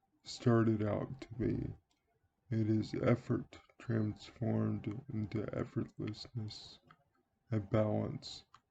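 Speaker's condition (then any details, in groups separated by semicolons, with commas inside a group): Cerebral palsy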